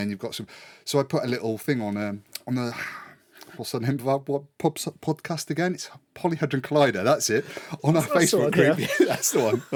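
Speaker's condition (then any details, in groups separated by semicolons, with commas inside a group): No condition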